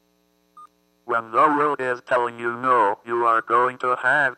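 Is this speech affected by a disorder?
Yes: athetoid cerebral palsy; communication box.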